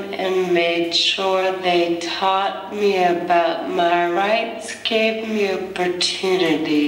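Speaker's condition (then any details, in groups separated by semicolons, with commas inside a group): Cerebral palsy; diagnosed at age one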